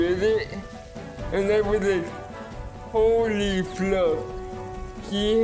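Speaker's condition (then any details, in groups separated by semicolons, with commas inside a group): Cerebral palsy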